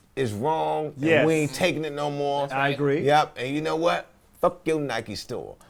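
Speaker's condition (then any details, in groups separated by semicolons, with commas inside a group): No condition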